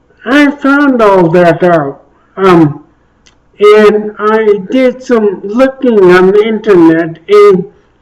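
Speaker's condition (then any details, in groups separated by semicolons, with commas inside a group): Traumatic brain injury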